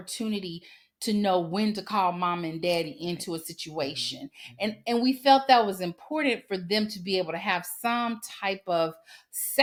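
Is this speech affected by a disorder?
No.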